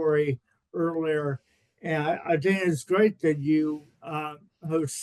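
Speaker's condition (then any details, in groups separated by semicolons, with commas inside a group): Cerebral palsy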